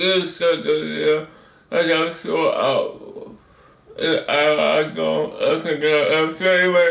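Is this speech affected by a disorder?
Yes: cerebral palsy; speech disability.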